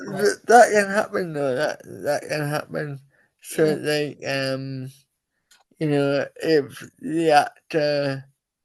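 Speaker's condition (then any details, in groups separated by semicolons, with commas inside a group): Cerebral palsy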